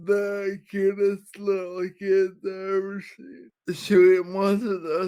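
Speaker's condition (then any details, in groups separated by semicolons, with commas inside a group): Friedreich's ataxia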